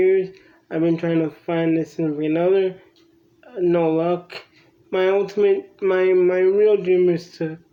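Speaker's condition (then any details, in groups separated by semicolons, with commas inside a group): Cerebral palsy; from birth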